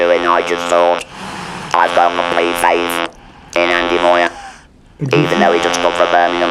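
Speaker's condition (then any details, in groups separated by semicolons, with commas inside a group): Laryngeal cancer with laryngectomy; laryngeal squamous cell carcinoma, laryngectomy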